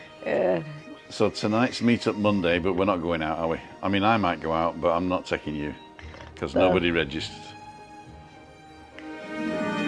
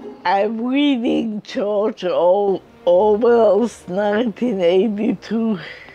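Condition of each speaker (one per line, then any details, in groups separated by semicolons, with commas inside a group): No condition
Multiple sclerosis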